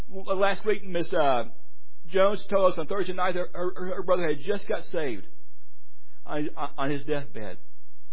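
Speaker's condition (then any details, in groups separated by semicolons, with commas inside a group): Stuttering; struggled with it for a while, adults at gadsdale said stutter barred preaching; stuttered while presenting sermon; repeated sounds, blocks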